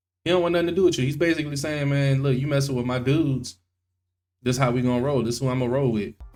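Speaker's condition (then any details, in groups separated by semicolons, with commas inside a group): No condition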